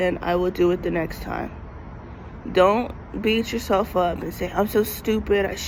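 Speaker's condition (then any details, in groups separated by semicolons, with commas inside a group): No condition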